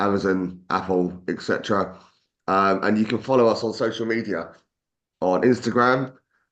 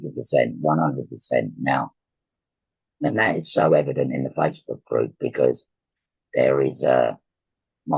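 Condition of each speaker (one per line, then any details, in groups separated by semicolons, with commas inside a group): No condition
Laryngectomy for laryngeal cancer; total laryngectomy, neck stoma, radiotherapy and chemotherapy; about 18 months post-surgery, stage three, metastatic head diagnosis; no voice box, poor breathing, coughs secretions, gravity swallowing, limited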